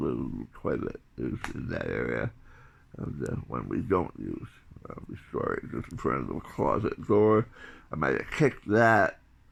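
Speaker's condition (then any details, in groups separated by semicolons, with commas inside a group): Tongue cancer surgery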